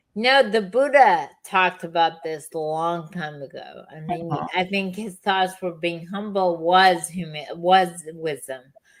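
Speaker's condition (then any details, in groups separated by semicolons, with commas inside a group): Chronic lyme disease; multiple symptoms, body deteriorated; voice and speech unclear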